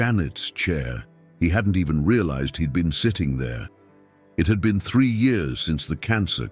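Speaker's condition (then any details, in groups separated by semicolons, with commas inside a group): No condition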